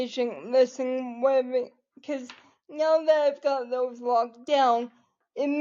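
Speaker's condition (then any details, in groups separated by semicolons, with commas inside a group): Cerebral palsy quadriplegia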